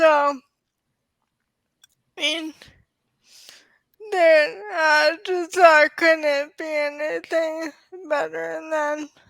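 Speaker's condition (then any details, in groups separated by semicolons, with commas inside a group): ALS; diagnosed in early 30s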